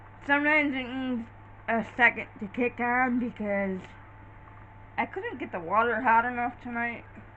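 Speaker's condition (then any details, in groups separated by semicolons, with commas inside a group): Cerebral palsy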